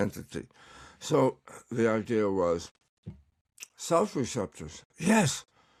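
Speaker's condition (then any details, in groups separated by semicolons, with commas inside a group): Tongue cancer; partial tongue removal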